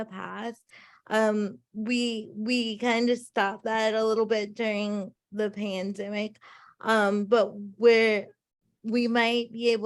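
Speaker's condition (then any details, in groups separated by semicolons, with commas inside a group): Cerebral palsy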